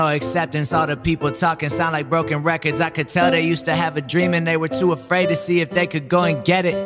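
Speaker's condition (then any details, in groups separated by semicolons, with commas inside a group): No condition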